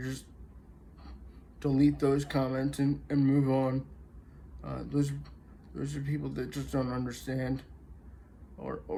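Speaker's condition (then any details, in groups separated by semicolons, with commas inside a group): Cerebral palsy, spastic diplegia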